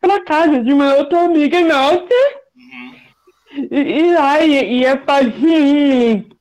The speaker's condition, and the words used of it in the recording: Cerebral palsy. Porque assim, as pessoas me veem eu mexi, mexendo a cabeça, parando um pouco enrolado, só que eu não vejo, eu não sinto isso.